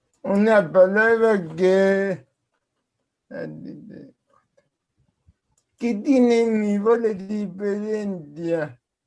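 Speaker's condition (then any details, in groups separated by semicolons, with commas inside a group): Cerebral palsy; speaks as if with potato in mouth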